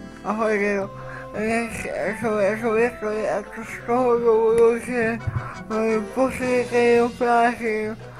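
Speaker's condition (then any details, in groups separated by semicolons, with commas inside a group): Cerebral palsy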